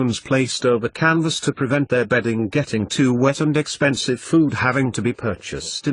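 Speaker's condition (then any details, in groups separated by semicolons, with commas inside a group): No condition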